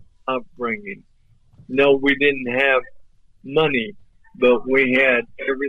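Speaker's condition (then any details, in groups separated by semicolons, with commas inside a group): ALS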